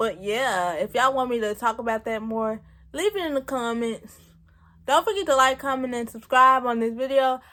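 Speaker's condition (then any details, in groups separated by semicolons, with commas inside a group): Cerebral palsy; present since birth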